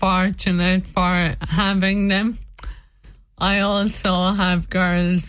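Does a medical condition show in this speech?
Yes: motor neurone disease; very limited hand use, hands worst affected, difficulty eating, walking limited but still tries.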